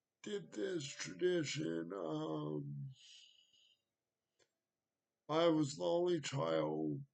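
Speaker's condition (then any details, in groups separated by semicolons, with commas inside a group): Cerebral palsy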